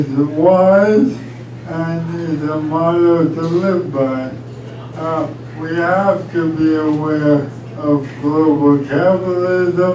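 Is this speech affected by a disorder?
Yes: ALS.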